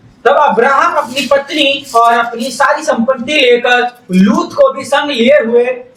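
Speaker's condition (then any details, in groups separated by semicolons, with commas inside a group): No condition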